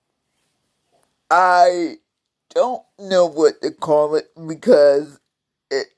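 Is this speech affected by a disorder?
Yes: cerebral palsy; several unnoticed strokes.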